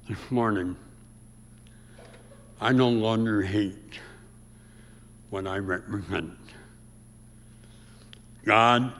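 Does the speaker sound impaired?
Yes: severe speech impediment; from early childhood, could not talk at all as young child, first operation in North Dakota hospital; white woman taught tongue movement, chewing food and speaking, impediment heard on radio.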